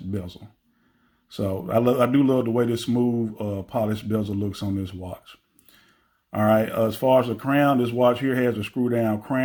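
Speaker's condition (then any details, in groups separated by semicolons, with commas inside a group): No condition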